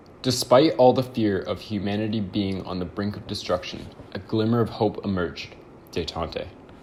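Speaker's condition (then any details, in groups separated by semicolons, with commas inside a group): No condition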